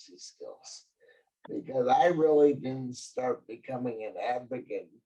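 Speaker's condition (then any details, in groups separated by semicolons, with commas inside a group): Cerebral palsy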